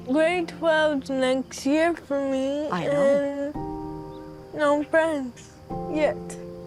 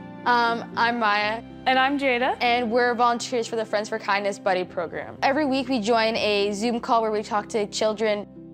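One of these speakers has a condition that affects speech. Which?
The first: cerebral palsy; limited body control, intellectual disability.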